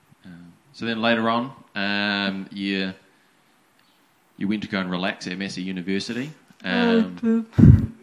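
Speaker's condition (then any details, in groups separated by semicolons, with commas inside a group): No condition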